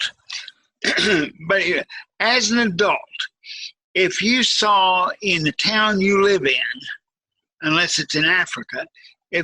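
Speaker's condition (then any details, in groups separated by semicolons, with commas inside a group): Cerebral palsy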